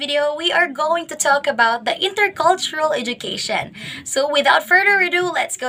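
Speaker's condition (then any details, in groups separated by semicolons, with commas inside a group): No condition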